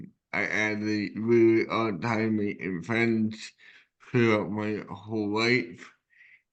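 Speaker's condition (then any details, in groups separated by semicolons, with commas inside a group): Cerebral palsy; present from birth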